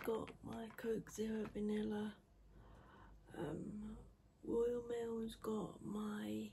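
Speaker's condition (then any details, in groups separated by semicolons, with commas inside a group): Cerebral palsy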